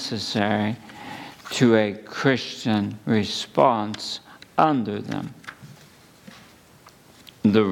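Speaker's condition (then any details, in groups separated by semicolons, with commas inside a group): ALS; under neurologist care, seeing doctors for multiple organic issues; at least a couple of months since diagnosis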